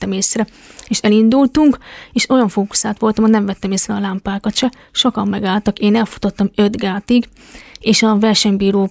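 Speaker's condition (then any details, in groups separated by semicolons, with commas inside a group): Deafness; congenital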